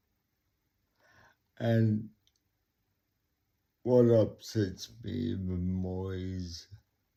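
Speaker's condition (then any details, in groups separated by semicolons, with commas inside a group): Cerebral palsy; talks slowly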